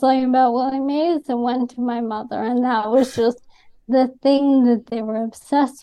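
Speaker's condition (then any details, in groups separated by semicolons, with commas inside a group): ALS; diagnosed by elimination over multiple years by Dr. Neil Snyder, Columbia University, atypical young woman; diagnosed within about past year, on the one approved ALS medication since diagnosis, symptom-directed treatments; speech affected by ALS, noticeable on podcasts and shows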